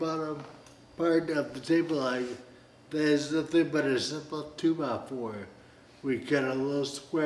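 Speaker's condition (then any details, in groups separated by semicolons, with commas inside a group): Friedreich's ataxia; inherited from both parents, affects nerves; diagnosed at age 12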